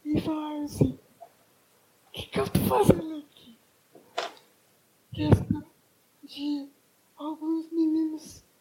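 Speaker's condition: Cerebral palsy; lesion less severe than others, physical effects, falls, hip surgery for dislocated hip; music therapy to develop communication and singing, possibly speech balance, singing recorded by music therapist

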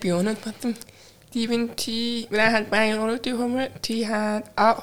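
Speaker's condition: Profound deafness, cochlear implant; learned to listen through implant, sign language learned around age 16; getting tired, following conversations exhausting; learned to talk before sign language, speaks to hearing people, signs to deaf people

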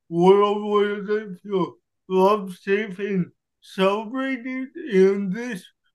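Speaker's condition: Cerebral palsy; works out lower and upper body at local gym

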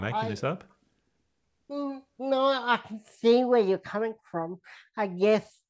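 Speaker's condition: Cerebral palsy, spastic quadriplegia; diagnosed at eight months old

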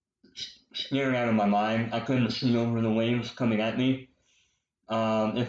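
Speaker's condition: Cleft lip and palate, popliteal pterygium syndrome; congenital

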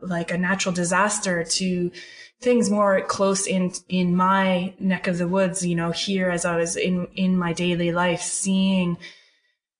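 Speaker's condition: No condition

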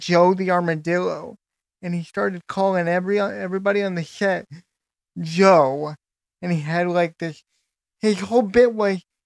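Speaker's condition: Cerebral palsy; wheelchair user, age 29

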